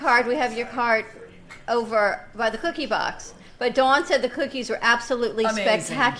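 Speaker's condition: No condition

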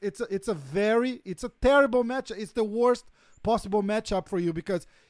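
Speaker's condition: No condition

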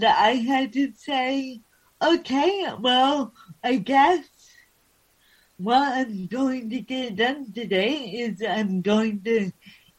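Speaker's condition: Cerebral palsy

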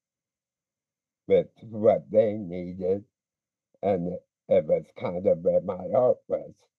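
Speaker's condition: Speech impediment

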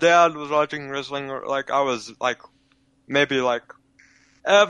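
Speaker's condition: Cerebral palsy, physical only

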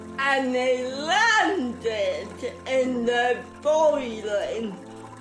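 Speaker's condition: Cerebral palsy

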